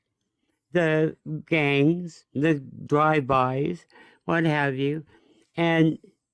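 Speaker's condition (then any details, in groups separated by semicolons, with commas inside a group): Parkinson's disease; four brain surgeries; after 4 brain surgeries; speech less clear, from surgeries and condition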